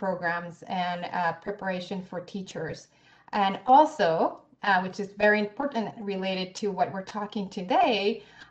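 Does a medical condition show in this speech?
No.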